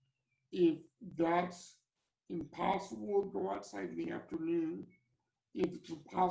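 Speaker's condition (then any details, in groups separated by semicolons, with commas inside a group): Cerebral palsy; from birth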